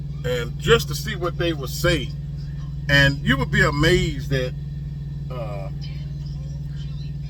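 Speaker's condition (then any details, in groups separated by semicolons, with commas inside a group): No condition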